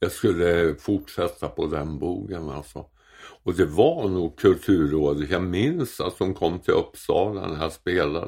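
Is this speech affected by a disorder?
Yes: tongue cancer; half of tongue surgically removed for cancer, two teeth extracted, dental problems after surgery, radiation treatment, later received teeth; constant sore feeling in mouth, like a wound.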